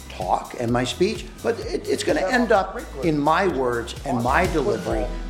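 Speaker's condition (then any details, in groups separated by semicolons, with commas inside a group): No condition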